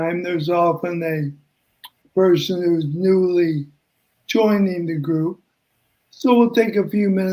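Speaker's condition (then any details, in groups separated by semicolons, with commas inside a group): ALS; mainly affects voice and breathing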